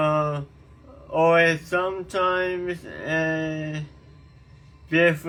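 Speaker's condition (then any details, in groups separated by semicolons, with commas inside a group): Tongue cancer surgery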